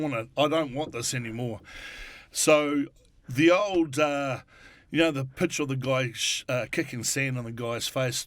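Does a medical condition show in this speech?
No.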